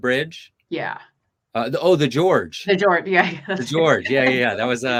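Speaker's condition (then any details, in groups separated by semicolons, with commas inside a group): No condition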